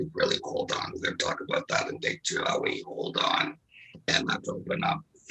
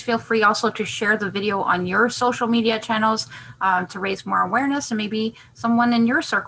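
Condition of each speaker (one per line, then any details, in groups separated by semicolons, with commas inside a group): Laryngectomy; no speech for months after operation, needs one hand to speak
No condition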